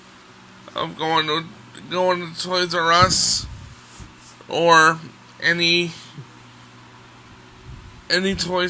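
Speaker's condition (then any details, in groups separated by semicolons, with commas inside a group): Cerebral palsy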